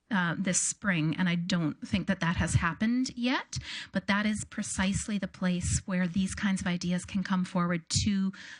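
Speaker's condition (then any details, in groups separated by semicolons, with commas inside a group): No condition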